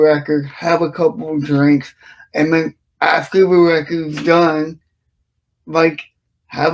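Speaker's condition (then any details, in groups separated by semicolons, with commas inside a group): Cerebral palsy; from birth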